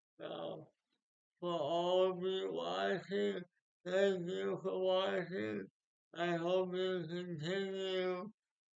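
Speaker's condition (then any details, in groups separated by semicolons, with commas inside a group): Speech impairment after birth surgery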